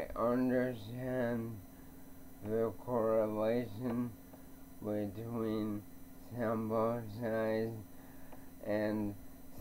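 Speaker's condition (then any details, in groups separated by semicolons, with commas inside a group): ALS; bulbar onset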